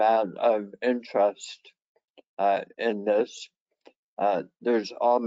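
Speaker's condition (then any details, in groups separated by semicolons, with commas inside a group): Head and neck cancer surgery; long-term survivor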